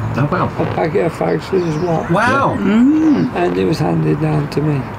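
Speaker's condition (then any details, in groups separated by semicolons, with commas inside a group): Motor neurone disease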